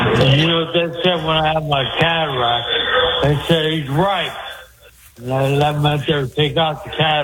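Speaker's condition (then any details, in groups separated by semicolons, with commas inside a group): Speech impediment; deaf in left ear; calling on speakerphone from echoey laundry room because of left-ear deafness; hard to understand, worse on speakerphone with echo and delayed show behind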